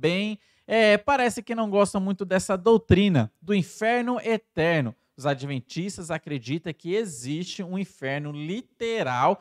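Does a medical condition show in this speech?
No.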